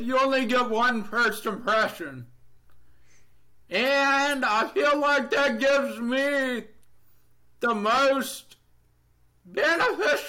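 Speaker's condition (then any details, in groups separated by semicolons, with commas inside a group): Deafness, Neurofibromatosis Type 2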